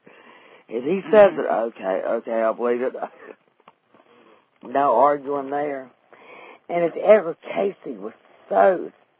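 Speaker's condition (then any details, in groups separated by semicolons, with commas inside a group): Vocal cord paralysis after stroke, unilateral vocal fold paralysis; left hand slightly impaired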